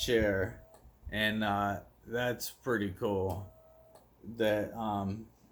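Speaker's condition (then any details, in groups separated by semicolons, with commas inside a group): ALS; about 21 months since diagnosis, difficulty walking, physical and occupational therapy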